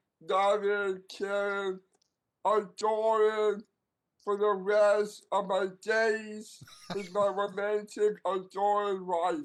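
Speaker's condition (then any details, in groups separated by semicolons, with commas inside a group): Down syndrome; speaks in concepts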